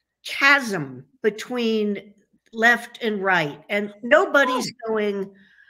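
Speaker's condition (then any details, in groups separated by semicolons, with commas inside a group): No condition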